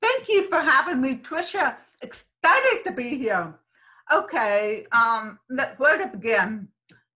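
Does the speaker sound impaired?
Yes: deafness, sensorineural hearing loss; congenital profound sensorineural, damaged nerves, found 9 months, behind-ear aid at 10, adult cochlear implant; raised oral, about 10 years speech therapy, mainstreamed in public school.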